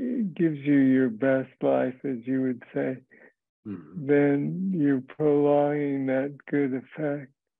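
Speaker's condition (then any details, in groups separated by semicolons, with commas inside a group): Parkinson's disease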